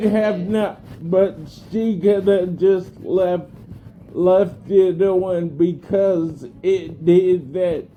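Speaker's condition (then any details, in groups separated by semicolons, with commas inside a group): Cerebellar degeneration and ataxia; seriously disabled, progressive; slow speech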